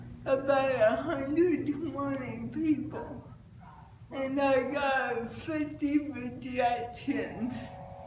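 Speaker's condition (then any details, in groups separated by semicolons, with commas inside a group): Cerebral palsy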